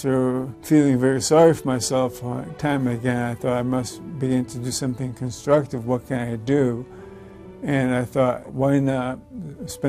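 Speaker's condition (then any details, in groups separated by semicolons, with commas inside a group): ALS; ALS, neurodegenerative, throwing arm useless; about three years since diagnosis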